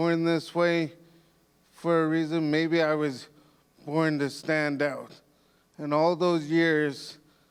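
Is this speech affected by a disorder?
Yes: cerebral palsy.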